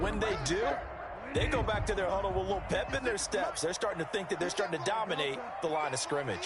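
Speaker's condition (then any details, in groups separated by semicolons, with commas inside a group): No condition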